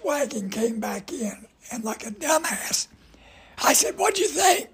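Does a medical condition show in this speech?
Yes: voice damage from cancer; cancer damage to voice box, fighting cancer about 10 years, given fatal prognosis 5 years ago; raspy voice, ongoing cancer fight, age 72; voice box destroyed by cancer.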